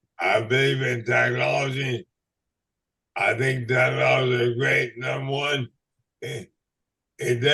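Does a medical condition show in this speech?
Yes: ALS/MND.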